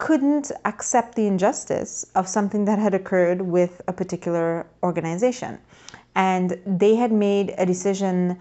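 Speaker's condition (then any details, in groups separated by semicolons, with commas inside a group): No condition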